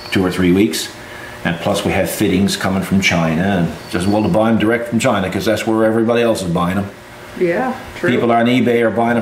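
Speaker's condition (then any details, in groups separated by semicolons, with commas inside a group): No condition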